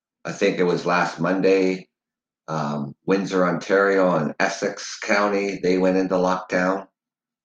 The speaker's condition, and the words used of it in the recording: None; typical speech.